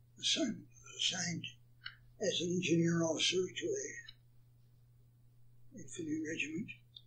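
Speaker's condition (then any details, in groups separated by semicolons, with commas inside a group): Parkinson's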